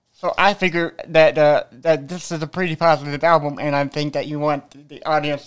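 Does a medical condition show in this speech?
Yes: cerebral palsy.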